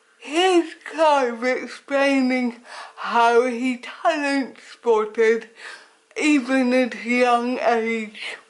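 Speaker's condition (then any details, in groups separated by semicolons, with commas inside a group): Cerebral palsy; affects speech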